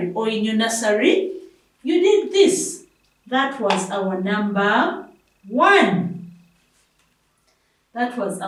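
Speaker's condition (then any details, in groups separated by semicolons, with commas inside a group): No condition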